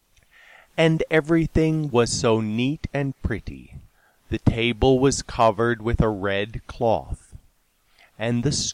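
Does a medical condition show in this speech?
No.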